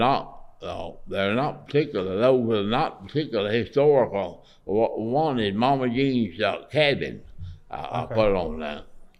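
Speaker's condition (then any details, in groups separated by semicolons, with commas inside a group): Parkinson's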